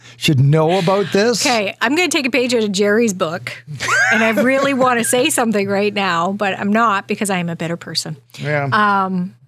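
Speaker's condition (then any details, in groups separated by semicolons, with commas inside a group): No condition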